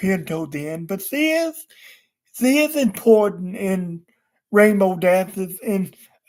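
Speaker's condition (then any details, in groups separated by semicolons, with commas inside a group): Cerebral palsy; wheelchair user, unable to walk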